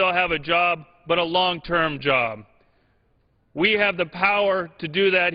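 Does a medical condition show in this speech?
No.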